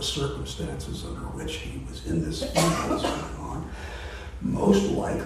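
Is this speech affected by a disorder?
Yes: voice disorder; not contagious.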